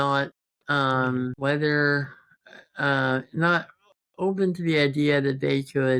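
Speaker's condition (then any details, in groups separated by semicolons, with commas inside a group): Congenital muscular dystrophy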